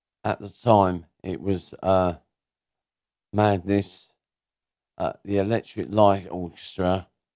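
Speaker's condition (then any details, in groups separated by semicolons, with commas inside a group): Cerebral palsy; diagnosed as baby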